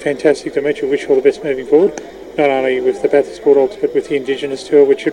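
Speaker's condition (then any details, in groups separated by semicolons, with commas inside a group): No condition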